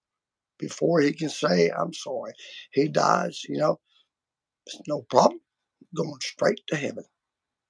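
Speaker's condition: Vocal cord surgery; including laser treatment

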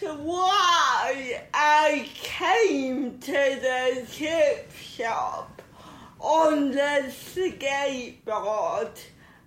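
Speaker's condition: Cerebral palsy; wobbly hands affecting fine control

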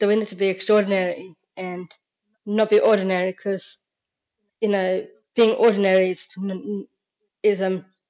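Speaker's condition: Down syndrome

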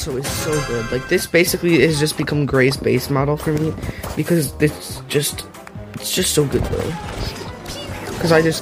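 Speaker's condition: No condition

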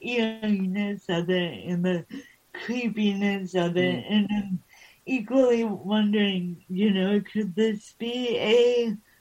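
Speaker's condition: Cerebral palsy

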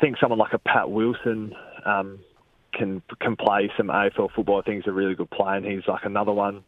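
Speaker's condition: No condition

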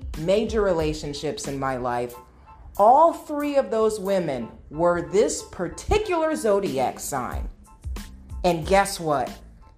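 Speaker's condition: No condition

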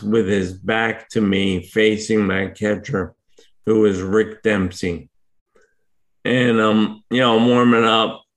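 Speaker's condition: ALS; ALS diagnosed last year, power wheelchair for mobility; about one year since diagnosis, uses power wheelchair; hard to speak for long periods right now

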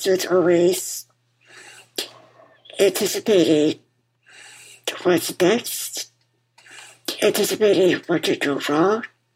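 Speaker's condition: Muscular dystrophy; congenital

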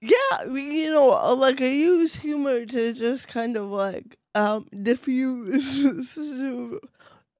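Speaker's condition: Cerebral palsy, mild; voice affected

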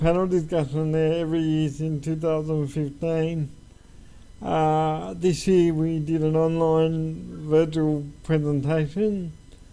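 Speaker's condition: Cerebral palsy; uses wheelchair

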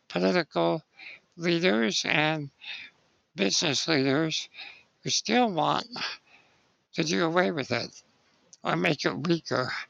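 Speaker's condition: Spinal muscular atrophy; spinal muscular atrophy from birth, muscle weakness, lifelong wheelchair use

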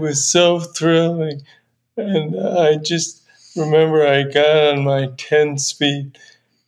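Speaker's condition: Parkinson's; young onset Parkinson's, first sign tremor, unable to hold microphone, unsteady on feet; diagnosed 20 years ago, forced exercise and cycling as therapy; voice audibly affected now, earlier slowed speech, trouble speaking English some days, voice problems limit storytelling

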